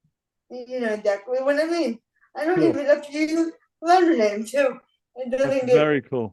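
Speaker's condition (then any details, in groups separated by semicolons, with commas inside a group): Spastic cerebral palsy; uses wheelchair; can speak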